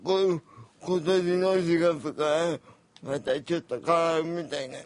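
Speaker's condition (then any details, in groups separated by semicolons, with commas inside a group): Cerebral palsy; congenital physical disability, wheelchair user, home nursing visits twice weekly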